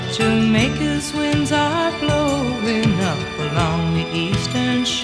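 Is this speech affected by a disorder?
No.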